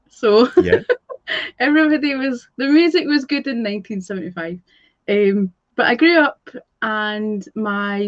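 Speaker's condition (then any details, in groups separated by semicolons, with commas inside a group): No condition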